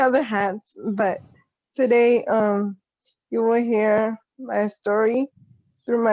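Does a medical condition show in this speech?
Yes: cerebral palsy.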